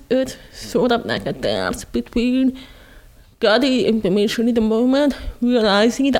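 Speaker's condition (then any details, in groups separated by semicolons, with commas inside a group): Born deaf; congenital profound, hearing aids, cochlear implant left ear via skull surgery, listening therapist every two weeks; over two years after implant, relies on lip reading, still learning to understand speech; learned to speak growing up, listeners must focus closely on voice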